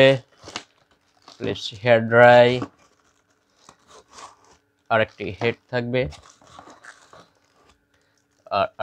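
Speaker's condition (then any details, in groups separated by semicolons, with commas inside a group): No condition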